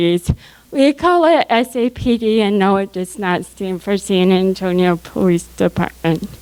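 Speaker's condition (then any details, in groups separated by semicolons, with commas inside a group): Cerebral palsy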